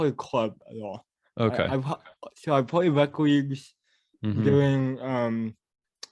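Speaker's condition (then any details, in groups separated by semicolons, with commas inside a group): Cerebral palsy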